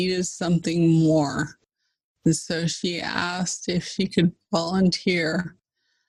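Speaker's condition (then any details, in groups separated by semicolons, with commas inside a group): ALS (Lou Gehrig's disease)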